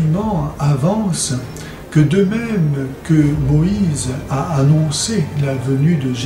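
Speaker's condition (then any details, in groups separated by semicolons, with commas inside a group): No condition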